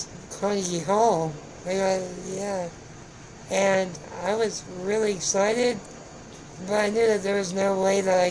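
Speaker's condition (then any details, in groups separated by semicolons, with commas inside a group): Spinal muscular atrophy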